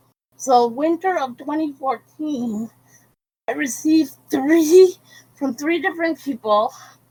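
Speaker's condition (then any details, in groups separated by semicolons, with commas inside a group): Cerebral palsy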